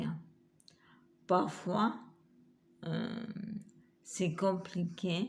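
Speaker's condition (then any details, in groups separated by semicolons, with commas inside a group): Multiple sclerosis; wheelchair, hand difficulties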